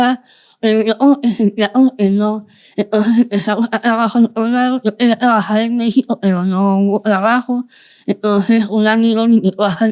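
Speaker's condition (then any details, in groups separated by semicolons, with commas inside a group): Moebius syndrome, congenital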